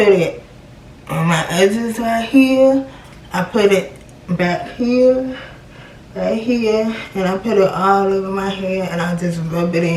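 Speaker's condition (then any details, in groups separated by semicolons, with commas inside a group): Cerebral palsy; from birth, left leg affected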